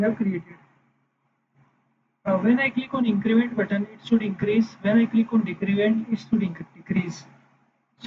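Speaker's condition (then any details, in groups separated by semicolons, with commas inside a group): No condition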